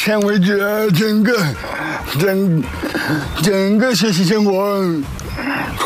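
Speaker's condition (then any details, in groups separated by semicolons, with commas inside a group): Cerebral palsy; diagnosed shortly after birth, stood independently only at five, unsteady wrist at six, hand tremor; firm, assured tone, somewhat unclear pronunciation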